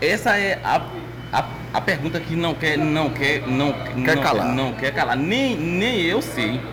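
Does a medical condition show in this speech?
Yes: stuttering; stutters when talking, no stuttering when singing, hard for listeners to understand; here repeated sounds, repeated words.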